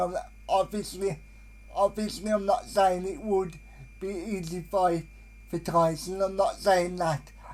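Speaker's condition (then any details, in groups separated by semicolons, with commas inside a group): Cerebral palsy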